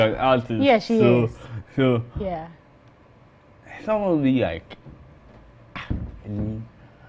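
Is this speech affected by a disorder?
Yes: cerebral palsy.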